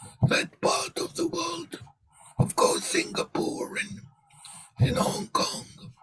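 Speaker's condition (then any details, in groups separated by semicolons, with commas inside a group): Laryngectomy; tracheoesophageal voice prosthesis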